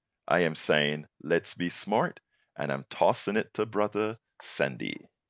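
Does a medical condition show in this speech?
No.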